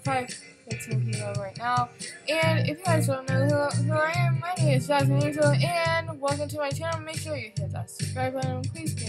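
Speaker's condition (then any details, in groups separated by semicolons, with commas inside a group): No condition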